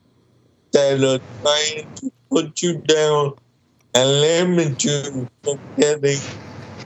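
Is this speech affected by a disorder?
Yes: cerebral palsy, mild; light case, muscles weak but working, cognition unaffected.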